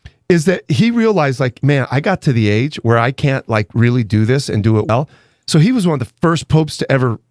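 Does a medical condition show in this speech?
No.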